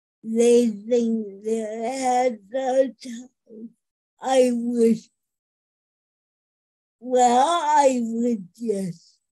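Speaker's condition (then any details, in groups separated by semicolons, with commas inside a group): Cerebral palsy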